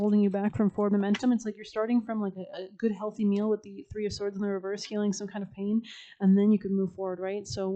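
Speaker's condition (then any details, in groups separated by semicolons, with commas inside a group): No condition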